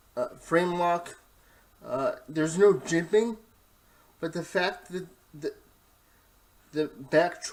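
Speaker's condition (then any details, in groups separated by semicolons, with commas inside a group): Cerebral palsy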